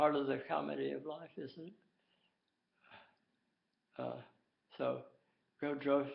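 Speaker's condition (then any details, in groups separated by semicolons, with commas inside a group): Tongue cancer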